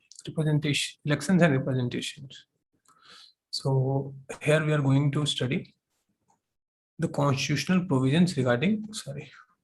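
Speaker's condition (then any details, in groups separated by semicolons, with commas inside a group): No condition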